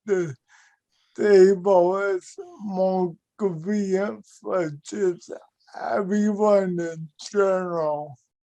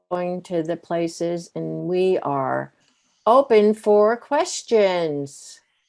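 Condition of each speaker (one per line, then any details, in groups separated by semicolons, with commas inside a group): Cerebral palsy
No condition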